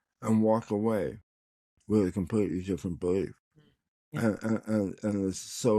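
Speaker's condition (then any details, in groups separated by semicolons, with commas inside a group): Tongue cancer; recovering, tongue exercises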